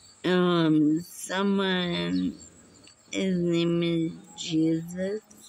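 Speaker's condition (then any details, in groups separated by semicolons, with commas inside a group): Muscular dystrophy; unable to walk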